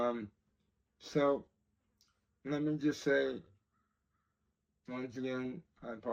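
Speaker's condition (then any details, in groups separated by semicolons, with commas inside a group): Cerebral palsy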